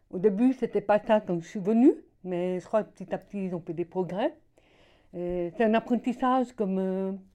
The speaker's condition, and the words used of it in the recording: Deafness. Et puis, mm, je sais parler, j'ai pas peur de parler aux gens.